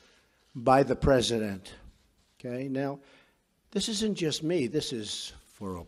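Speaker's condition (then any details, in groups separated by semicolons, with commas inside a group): No condition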